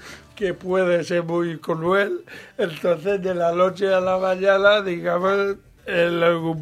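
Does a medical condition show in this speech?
Yes: cerebral palsy; mild, lesser degree of disability.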